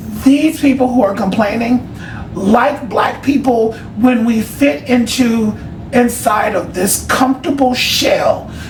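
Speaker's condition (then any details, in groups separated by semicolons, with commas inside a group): No condition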